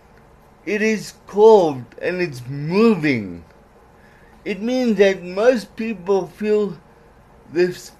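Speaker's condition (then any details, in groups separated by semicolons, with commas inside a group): Cerebral palsy; legs affected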